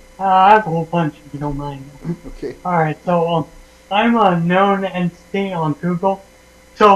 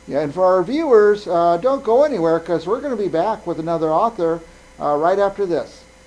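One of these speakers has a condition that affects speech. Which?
The first: traumatic brain injury; motor vehicle accident, had tracheostomy; voice affected by brain damage and tracheostomy trauma, initially couldn't talk or swallow.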